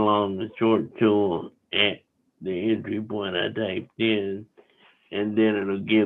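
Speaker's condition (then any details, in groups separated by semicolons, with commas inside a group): Cerebral palsy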